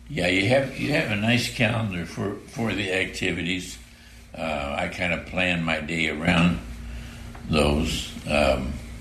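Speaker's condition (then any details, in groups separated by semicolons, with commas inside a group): Parkinson's; tires easily, difficulty doing wanted activities, dancing hard, sings in Parkinson's choir; gets tired easily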